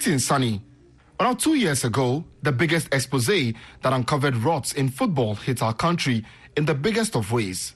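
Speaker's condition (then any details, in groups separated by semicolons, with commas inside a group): No condition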